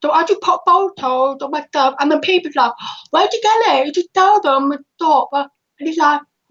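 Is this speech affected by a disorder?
Yes: deafness with cochlear implant; cochlear implant for about 10 years; relies on lip reading to understand others.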